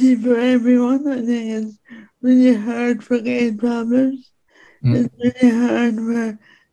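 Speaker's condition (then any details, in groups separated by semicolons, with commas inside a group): Speech impediment; disabled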